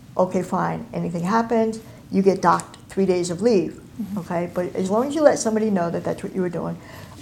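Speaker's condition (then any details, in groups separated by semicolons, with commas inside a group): Cleft palate and cleft lip; congenital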